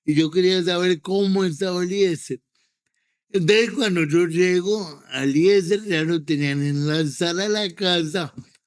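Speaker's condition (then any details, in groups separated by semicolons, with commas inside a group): Cerebral palsy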